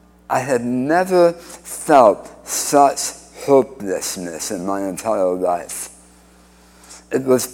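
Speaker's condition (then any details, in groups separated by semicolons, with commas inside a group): Speech impediment after cancer surgery; failed immunotherapy at Dana-Farber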